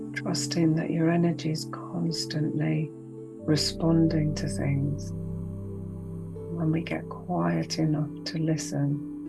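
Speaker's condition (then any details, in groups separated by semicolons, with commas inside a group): No condition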